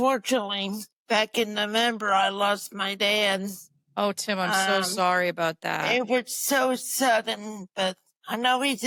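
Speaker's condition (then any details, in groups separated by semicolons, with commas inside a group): Cerebral palsy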